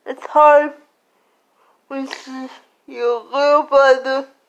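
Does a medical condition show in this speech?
Yes: cerebral palsy; cerebral palsy affecting whole body; slurred speech.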